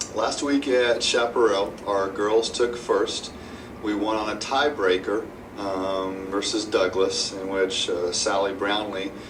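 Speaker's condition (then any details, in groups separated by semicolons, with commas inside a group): No condition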